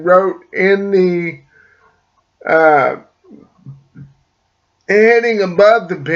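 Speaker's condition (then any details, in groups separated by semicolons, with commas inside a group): Cerebral palsy; from birth, muscle tightness; mild speech impediment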